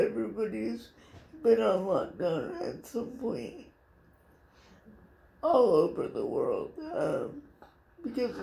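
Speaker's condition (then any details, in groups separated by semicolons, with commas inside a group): Cerebral palsy; dystonia in hands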